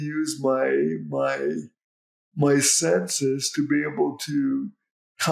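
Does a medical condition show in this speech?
Yes: cerebral palsy; from birth, cannot handwrite; speech unclear since childhood.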